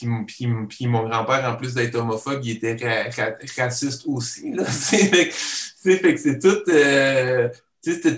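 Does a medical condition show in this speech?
Yes: stuttering; genetic and neurological; stutters in daily life, partial control keeps spontaneity, full control would need changed voice; here repeated sounds.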